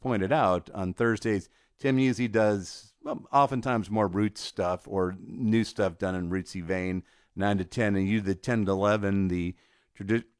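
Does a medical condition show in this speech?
No.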